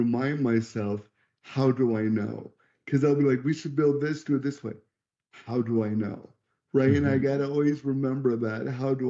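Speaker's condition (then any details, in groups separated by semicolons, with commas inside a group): Cerebral palsy; could not talk until age 12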